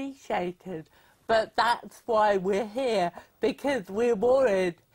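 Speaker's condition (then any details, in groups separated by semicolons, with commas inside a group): Cerebral palsy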